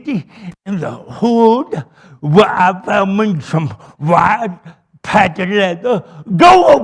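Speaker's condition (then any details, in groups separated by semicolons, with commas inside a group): Cerebral palsy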